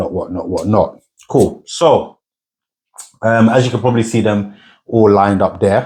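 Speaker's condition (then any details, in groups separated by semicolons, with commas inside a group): No condition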